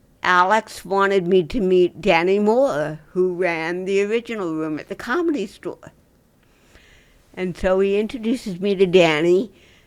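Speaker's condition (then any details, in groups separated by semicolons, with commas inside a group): Cerebral palsy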